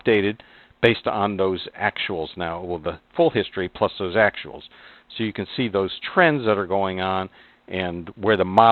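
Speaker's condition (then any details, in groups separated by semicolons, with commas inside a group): No condition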